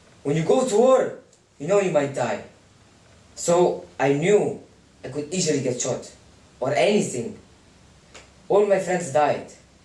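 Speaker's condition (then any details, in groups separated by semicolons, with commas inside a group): No condition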